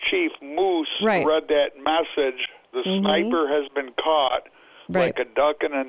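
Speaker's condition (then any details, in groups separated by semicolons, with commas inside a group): No condition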